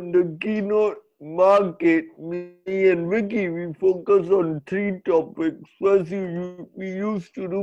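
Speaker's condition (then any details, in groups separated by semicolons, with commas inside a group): Cerebral palsy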